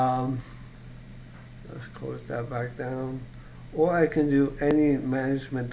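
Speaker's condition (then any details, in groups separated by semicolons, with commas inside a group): ALS; voice still fairly strong, voice banked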